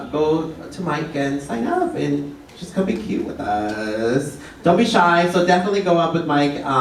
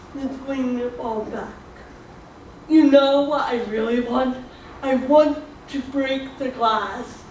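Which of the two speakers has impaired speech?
The second: cerebral palsy; brain damage around birth, affects walking and speech, wears braces; body movement difficult; speech slightly off.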